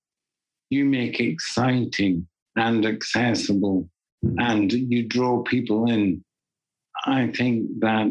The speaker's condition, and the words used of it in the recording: Parkinson's disease. My voice is going. And the voice thing is particularly important to me.